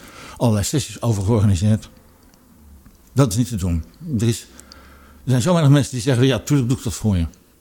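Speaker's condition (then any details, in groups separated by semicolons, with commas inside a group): Parkinson's disease; brain disease for almost eight years, walks with cane, falls regularly, stayed in Parkinson clinic; speaks with difficulty, audibly so now, harder than before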